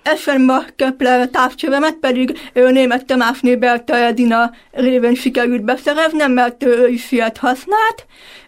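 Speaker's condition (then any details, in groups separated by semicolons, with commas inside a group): Deafblindness (hearing impairment); EasyLink MyLink radio system for lectures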